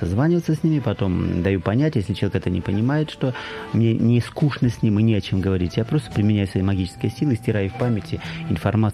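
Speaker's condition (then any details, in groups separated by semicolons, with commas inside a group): No condition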